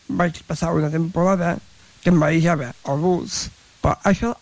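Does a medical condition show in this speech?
Yes: Down syndrome; needs extra time to understand and process explanations; describes self as very talkative.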